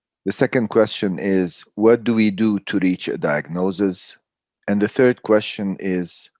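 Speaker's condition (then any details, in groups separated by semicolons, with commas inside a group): No condition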